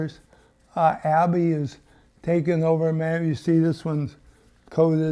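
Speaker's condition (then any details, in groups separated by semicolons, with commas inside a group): ALS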